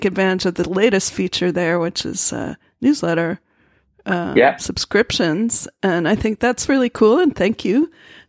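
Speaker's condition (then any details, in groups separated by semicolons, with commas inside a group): No condition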